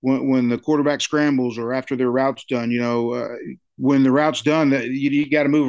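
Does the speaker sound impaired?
No.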